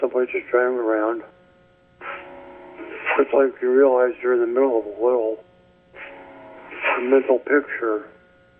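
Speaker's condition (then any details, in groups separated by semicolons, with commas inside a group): ALS; speech getting worse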